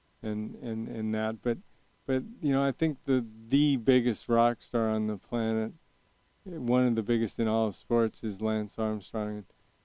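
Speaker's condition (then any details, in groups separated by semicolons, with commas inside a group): Young onset Parkinson's disease; symptoms well managed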